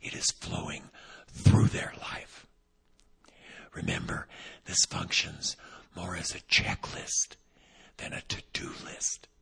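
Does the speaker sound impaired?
Yes: vocal cord paralysis, unilateral.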